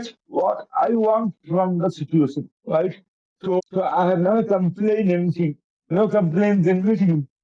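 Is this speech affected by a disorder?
Yes: cerebral palsy; affects coordination.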